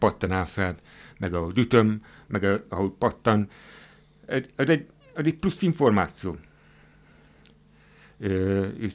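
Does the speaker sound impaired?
Yes: hard of hearing; hearing aid use.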